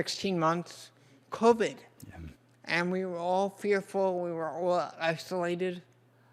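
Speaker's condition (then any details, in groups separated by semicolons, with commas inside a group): Cerebral palsy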